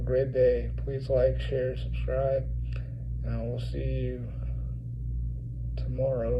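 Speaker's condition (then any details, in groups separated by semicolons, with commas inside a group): Cerebral palsy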